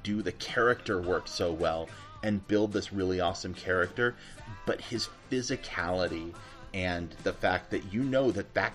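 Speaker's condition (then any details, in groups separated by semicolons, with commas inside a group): No condition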